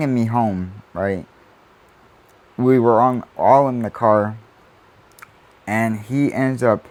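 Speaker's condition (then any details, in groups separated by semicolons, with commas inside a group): Cerebral palsy; uses wheelchair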